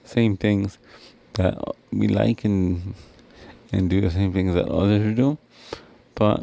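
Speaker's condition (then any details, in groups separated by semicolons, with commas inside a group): Cerebral palsy; wheelchair user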